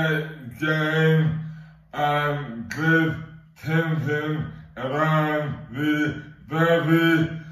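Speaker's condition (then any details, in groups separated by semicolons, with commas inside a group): Dystonia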